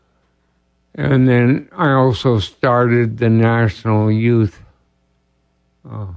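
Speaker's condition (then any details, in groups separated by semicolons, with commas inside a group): ALS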